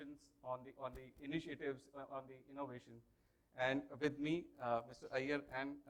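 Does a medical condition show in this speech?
No.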